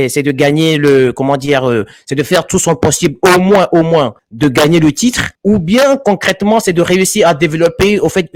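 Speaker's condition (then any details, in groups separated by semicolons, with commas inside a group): No condition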